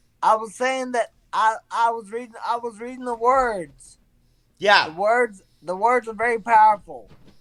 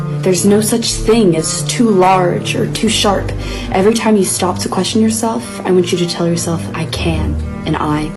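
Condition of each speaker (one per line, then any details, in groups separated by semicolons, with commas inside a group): Severe traumatic brain injury
No condition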